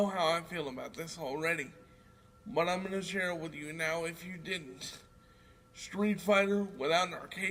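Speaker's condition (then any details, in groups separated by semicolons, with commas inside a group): Cerebral palsy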